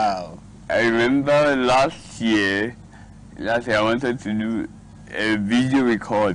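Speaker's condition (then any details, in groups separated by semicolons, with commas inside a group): Cerebral palsy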